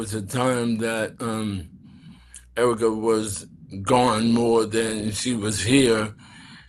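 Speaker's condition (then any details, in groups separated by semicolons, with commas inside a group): ALS; throat muscles affected, speech slowed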